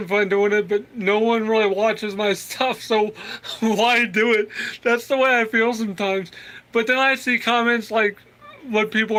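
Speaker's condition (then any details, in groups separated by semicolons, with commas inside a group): Cerebral palsy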